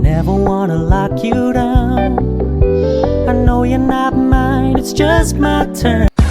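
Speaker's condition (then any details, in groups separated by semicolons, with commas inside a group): No condition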